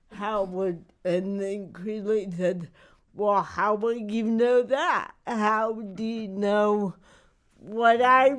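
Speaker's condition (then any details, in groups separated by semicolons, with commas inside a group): Cerebral palsy; not degenerative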